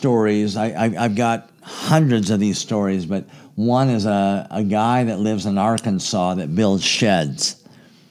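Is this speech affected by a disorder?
Yes: cleft palate; congenital, very severe, not expected to live beyond a week, mouth and whole face not together; quiet as a child, stuttered when nervous.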